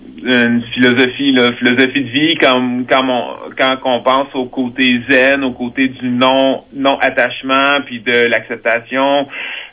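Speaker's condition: Stuttering; acceptance of stutter an ongoing process; stutter openly disclosed, no longer hidden in media interviews, less stress about it; formerly stressed in media interviews from fear of stuttering; repeated sounds, repeated words

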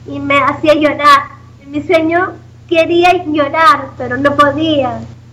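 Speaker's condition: Down syndrome; self-described good language

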